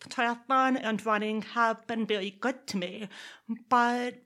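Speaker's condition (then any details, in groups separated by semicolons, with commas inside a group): Deafness; deaf accent combined with Texas accent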